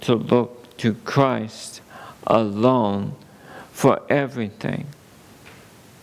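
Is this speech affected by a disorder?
Yes: ALS; under neurologist care.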